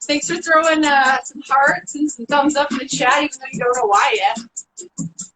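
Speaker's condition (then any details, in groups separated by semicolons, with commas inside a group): No condition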